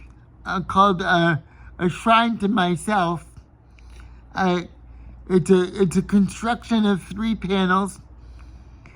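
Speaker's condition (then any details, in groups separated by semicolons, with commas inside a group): Cerebral palsy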